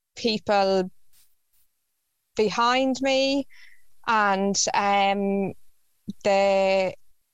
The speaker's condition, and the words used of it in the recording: Stuttering. Yeah, like, today now, I did have actually a good day, you know, with this speech, but tomorrow I wouldn't be able to speak a word